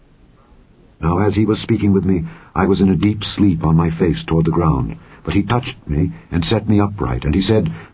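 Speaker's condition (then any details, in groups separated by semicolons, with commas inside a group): No condition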